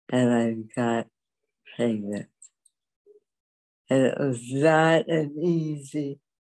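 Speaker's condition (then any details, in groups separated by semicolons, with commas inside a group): Dystonia; affects walking and speech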